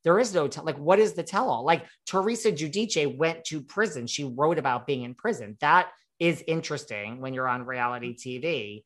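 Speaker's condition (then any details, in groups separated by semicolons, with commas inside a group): No condition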